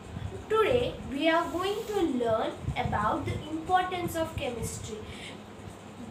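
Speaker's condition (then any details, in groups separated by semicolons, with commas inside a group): No condition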